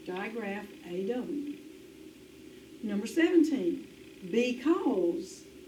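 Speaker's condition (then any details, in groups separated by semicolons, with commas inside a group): No condition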